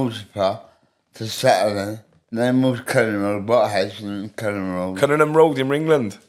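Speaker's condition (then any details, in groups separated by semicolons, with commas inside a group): Medication-induced speech impediment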